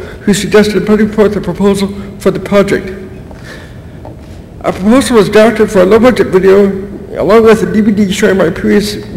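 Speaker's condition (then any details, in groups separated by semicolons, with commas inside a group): Cerebral palsy; speech noticeably affected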